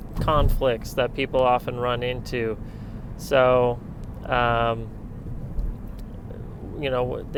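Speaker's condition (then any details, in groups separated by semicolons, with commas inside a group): No condition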